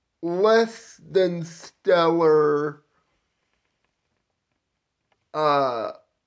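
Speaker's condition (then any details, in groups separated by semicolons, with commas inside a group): Cerebral palsy; physical disability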